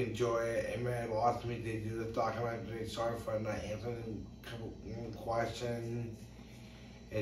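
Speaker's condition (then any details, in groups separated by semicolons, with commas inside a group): Brain injury; tongue cut off at age 5; brain injury limits abilities sometimes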